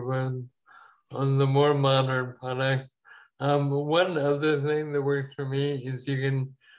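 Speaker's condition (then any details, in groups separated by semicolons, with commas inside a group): Ataxia; falls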